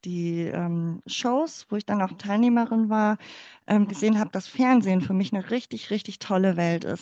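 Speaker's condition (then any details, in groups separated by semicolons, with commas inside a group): Cleft palate; congenital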